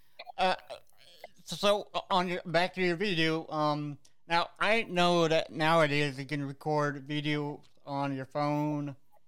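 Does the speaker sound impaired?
Yes: cerebral palsy; visible physical disability.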